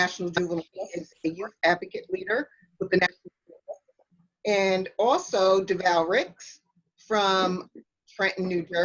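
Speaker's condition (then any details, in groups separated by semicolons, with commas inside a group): No condition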